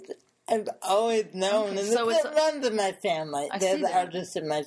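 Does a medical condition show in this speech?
Yes: cerebral palsy; since birth, brain damage to motor area of brain, affects speech and body movement; improved with speech therapy.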